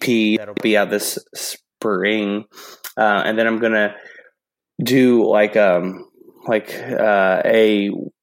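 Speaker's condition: Stutter; stutter since childhood, good days and bad days, long-standing insecurity about articulating, music and faith help; pretty good day at time of recording, only out 2 hours so far; hard to articulate as hoped, music the opposite of speaking; prolonged sounds, blocks

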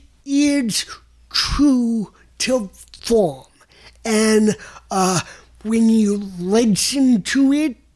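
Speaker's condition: Cerebral palsy; non-progressive

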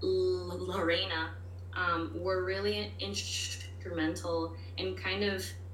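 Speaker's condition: Stuttering; moments of stuttering expected, offers to repeat things if needed; prolonged sounds, blocks

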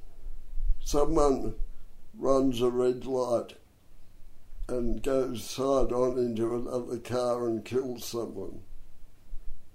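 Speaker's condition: Dystonia and cerebral palsy; bronchial asthma

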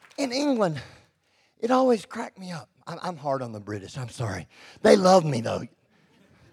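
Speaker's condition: Cleft lip and palate; preaches publicly, has preached in over 50 nations

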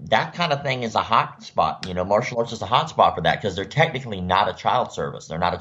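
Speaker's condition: Cleft lip and palate; surgically repaired

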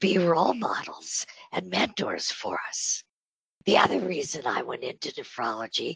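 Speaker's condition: Spasmodic dysphonia; on Botox treatment

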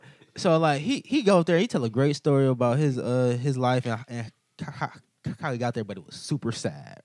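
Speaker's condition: Stuttering; lifelong stutter; stuttered all life, different now since hosting a radio show; repeated sounds, repeated words

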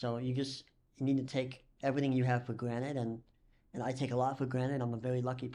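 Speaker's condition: Cleft lip and palate; cause unknown

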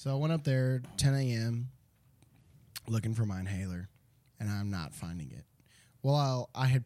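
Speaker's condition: No condition

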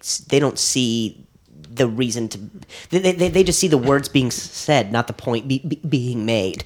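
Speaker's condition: Stutter; frequent word, phrase and part-word repetitions during conversation; repeats words, phrases and initial sounds; repeated sounds, repeated words, prolonged sounds

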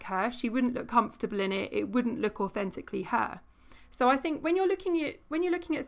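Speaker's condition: No condition

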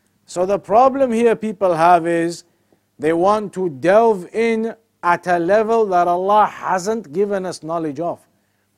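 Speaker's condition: No condition

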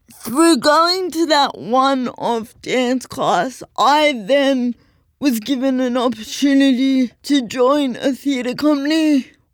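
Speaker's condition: Cerebral palsy; full-time wheelchair user

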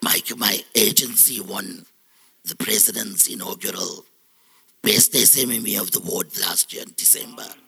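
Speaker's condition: Total laryngectomy; six operations in 18 months

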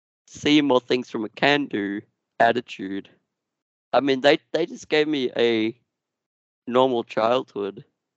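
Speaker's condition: Duchenne muscular dystrophy; genetic, progressive

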